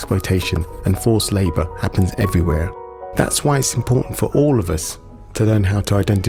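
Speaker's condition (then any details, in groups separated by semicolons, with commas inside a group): No condition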